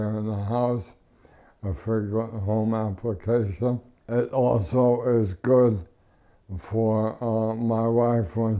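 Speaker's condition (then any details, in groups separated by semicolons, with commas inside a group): ALS; power wheelchair, no tracheostomy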